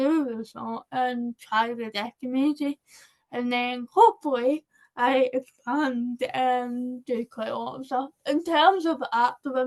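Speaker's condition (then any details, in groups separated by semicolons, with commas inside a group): Cerebral palsy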